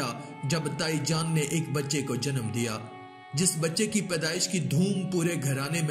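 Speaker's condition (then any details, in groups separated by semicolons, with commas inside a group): No condition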